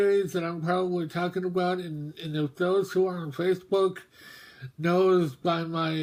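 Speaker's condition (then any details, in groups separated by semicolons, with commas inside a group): Mobius syndrome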